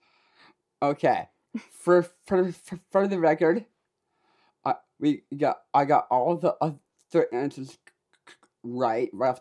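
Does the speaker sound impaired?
Yes: Down syndrome.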